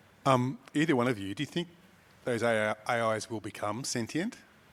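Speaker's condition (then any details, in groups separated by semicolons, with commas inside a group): No condition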